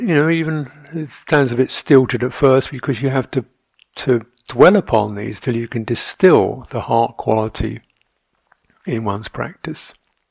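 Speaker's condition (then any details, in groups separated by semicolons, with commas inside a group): No condition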